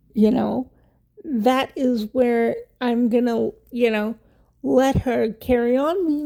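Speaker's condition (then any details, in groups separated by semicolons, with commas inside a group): Cerebral palsy; wheelchair user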